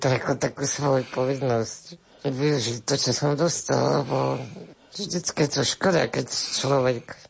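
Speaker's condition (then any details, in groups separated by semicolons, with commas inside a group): Spinal muscular atrophy with tracheostomy; congenital progressive muscle wasting, onset early childhood, tracheostomy at age 14, ventilator breathing support; had to learn to push ventilator-delivered air up to vocal cords to speak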